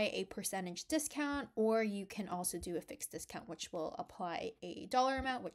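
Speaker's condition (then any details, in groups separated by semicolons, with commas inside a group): No condition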